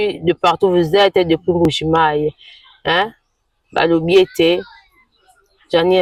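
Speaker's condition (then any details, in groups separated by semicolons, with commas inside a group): No condition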